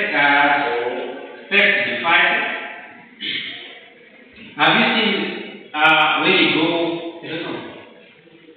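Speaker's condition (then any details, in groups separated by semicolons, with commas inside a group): No condition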